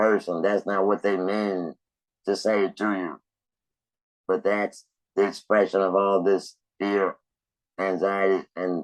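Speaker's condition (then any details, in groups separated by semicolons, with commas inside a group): Laryngectomy; laryngectomy for cancer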